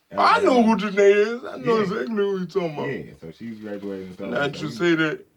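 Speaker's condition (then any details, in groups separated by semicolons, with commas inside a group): Spastic quadriplegic cerebral palsy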